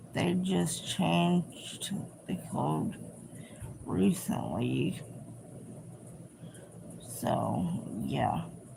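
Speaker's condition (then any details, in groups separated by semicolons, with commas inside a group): Cerebral palsy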